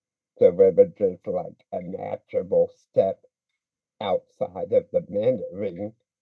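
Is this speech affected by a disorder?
Yes: speech impediment; drama club and debate team experience.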